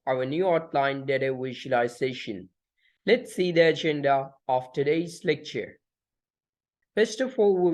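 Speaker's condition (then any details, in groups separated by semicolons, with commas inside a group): No condition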